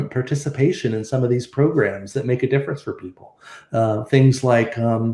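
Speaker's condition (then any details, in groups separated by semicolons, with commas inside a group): No condition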